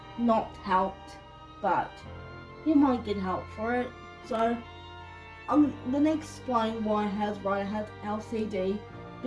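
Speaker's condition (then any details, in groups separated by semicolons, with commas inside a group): Cerebral palsy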